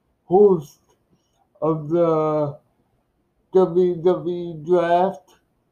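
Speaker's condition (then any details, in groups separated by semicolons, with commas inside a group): Cerebral palsy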